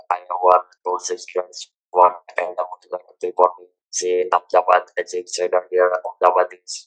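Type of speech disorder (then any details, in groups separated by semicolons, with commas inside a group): Electrolarynx speech; throat cancer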